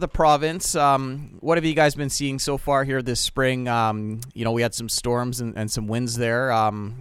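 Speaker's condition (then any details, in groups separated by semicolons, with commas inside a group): No condition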